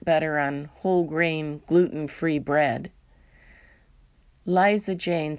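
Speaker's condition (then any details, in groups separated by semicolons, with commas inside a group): No condition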